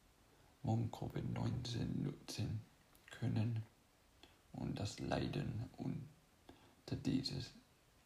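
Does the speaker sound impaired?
Yes: cerebral palsy; cerebral palsy from birth, invisible disability, pain, slowness.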